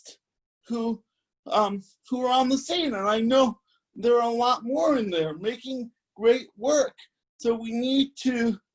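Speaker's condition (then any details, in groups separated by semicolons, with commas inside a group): Cerebral palsy; spastic type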